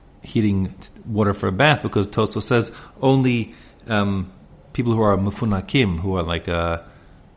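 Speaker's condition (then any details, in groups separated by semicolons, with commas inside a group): No condition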